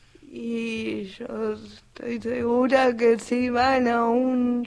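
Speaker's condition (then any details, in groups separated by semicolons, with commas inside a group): Cerebral palsy; cerebral palsy from birth, respiratory arrest at birth and again at 12 hours, acquired language; not getting stuck at all at this moment per host; answer formed in head but hard to get out, needs waiting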